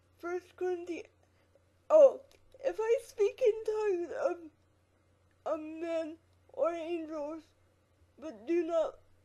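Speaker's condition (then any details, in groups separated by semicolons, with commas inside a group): Quadriplegic cerebral palsy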